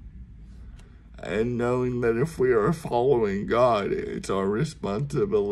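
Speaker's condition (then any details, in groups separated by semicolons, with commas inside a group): Cerebral palsy; speaks slower at times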